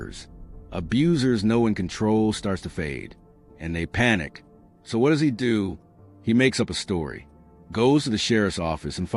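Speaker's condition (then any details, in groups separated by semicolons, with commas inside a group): No condition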